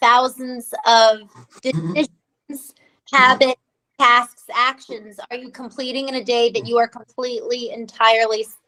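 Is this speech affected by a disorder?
No.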